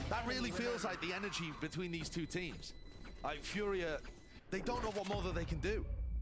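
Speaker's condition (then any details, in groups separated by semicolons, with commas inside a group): No condition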